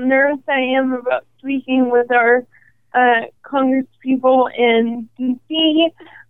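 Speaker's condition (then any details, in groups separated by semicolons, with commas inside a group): ALS; considering walking device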